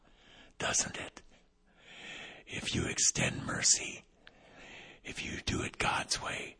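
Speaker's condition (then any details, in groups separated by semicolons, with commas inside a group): Vocal cord paralysis, unilateral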